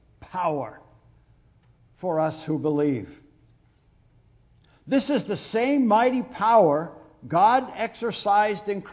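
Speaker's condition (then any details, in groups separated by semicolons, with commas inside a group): No condition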